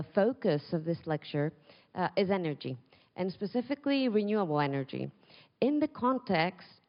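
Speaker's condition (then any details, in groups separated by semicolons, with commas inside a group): No condition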